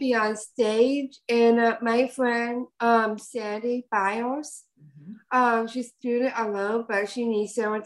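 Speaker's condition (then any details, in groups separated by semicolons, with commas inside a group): Down syndrome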